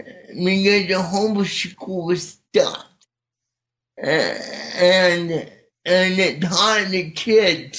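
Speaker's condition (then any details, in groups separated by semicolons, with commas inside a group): Cerebral palsy; speech not affected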